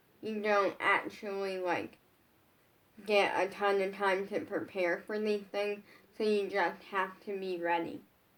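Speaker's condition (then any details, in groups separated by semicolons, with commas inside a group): Brain injury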